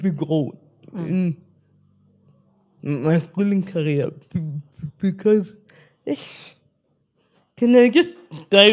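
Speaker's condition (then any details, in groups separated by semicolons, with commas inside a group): Spastic cerebral palsy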